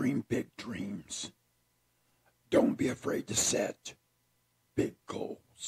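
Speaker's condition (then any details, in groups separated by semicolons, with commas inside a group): Throat cancer; tracheostomy tube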